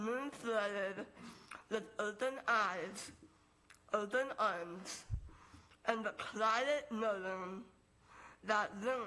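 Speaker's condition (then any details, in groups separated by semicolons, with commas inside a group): Moebius syndrome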